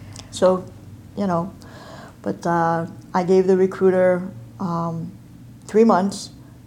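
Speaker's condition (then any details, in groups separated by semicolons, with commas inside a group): Cleft palate and cleft lip; congenital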